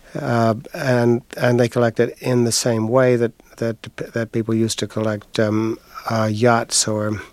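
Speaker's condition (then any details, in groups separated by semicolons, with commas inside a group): Stutter; repeated words, prolonged sounds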